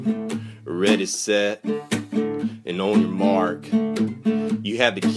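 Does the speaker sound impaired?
No.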